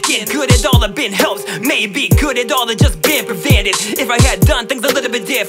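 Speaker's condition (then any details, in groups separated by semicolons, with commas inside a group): No condition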